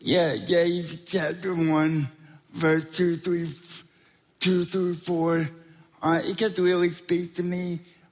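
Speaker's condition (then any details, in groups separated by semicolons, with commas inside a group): Spastic quadriplegic cerebral palsy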